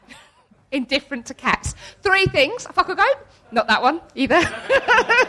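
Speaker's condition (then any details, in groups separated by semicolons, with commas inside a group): Tourette's syndrome; neurological, involuntary movements, noises, several daily seizure-like episodes losing body, speech control, support worker; vocal tics interrupting speech, sausage, hedgehog, involuntary swearing and obscene phrases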